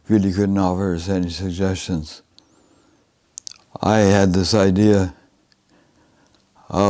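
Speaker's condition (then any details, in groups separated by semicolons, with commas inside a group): Advanced Parkinson's disease, severe; DBS, two brain electrodes, chest stimulator; onset right hand tremor; advanced, about seven years since diagnosis, cannot walk safely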